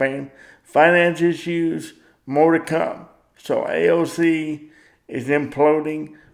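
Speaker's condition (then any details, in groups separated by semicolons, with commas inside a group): Cerebral palsy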